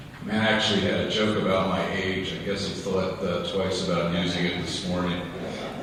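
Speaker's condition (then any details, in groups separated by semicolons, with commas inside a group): No condition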